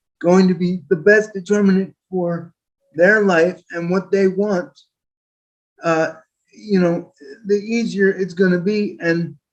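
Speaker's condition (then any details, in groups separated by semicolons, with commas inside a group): Quadriplegic cerebral palsy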